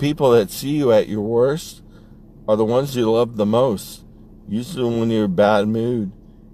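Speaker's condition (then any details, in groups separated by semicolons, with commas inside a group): ALS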